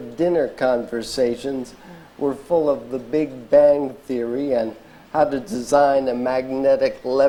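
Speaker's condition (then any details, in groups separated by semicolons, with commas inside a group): ALS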